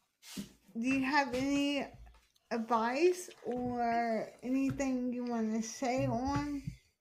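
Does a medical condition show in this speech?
Yes: hemiplegic cerebral palsy.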